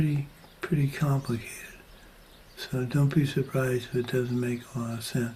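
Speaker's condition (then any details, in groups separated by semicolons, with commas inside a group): Parkinson's disease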